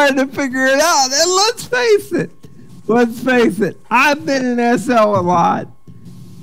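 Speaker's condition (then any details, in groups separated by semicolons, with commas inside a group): Cerebral palsy; speech sounds drunk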